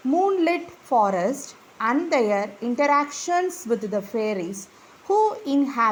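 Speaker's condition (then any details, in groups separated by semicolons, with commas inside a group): No condition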